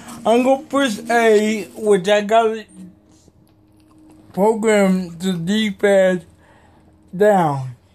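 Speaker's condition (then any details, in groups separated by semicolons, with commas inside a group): Cerebral palsy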